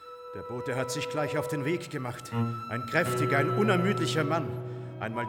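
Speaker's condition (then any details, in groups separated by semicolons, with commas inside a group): No condition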